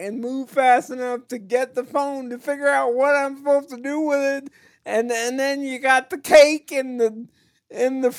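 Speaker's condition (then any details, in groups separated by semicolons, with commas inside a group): Cerebral palsy; chronic pain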